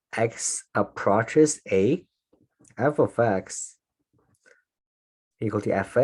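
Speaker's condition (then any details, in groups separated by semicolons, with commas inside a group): No condition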